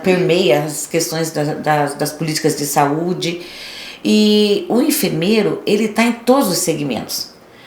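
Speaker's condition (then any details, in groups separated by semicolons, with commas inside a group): No condition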